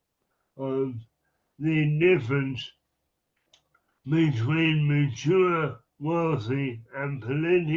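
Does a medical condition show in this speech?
Yes: upper motor neuron MND, upper motor neuron only.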